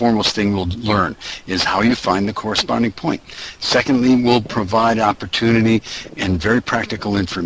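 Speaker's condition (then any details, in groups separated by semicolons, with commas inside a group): No condition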